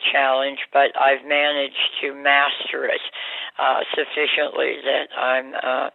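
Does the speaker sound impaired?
Yes: oral cancer surgery; oral cancer under tongue, recurred, tongue and neck nodes removed, jaw surgery, bar removed, reconstruction declined; seven-week radiation stopped speech and eating, radiation may affect vocal cords, Michigan surgeon unsure of voice.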